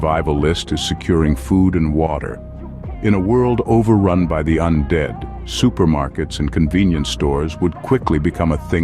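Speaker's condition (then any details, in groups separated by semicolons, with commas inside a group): No condition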